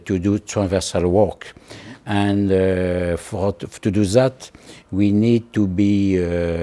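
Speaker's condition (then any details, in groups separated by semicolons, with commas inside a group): No condition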